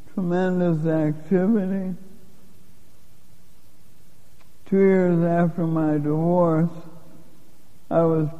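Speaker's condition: Lou Gehrig's disease; given 3 to 5 years to live

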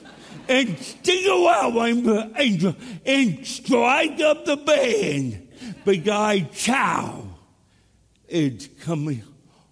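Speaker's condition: Cerebral palsy; speech impediment

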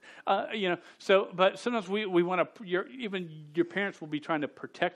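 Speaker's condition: Stutter; stutter since age 5, persisted through teenage years, no successful fix; not fully fluent, stuttered on own name as teenager; repeated sounds

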